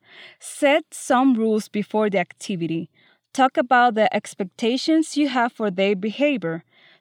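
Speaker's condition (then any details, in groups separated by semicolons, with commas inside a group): No condition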